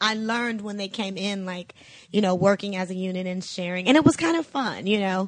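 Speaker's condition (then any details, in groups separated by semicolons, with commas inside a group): No condition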